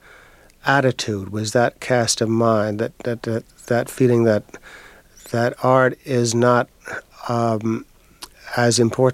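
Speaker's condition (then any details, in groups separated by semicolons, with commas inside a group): Stutter; repeated words, blocks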